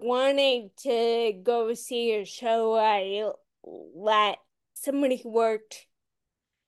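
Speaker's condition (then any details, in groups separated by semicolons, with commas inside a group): Friedreich's ataxia; voice worsened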